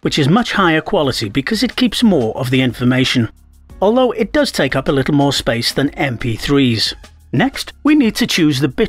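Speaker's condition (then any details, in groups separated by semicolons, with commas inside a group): No condition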